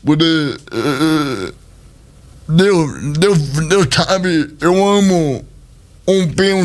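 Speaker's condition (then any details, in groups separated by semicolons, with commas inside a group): Cerebral palsy; speech not normal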